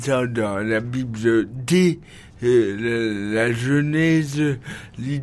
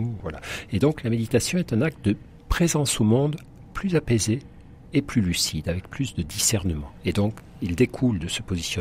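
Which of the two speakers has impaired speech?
The first: cerebral palsy.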